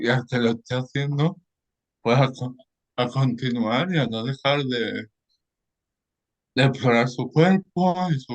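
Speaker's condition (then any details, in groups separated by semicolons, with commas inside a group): Cerebral palsy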